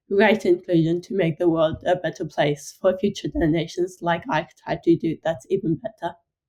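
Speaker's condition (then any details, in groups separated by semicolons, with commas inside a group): Ataxic cerebral palsy; affected, speech therapy in early childhood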